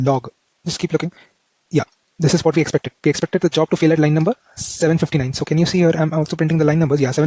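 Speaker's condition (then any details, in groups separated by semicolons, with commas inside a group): No condition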